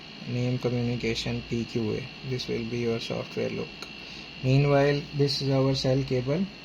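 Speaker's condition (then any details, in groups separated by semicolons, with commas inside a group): No condition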